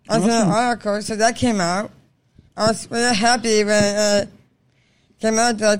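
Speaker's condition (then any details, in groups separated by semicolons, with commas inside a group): Down syndrome; congenital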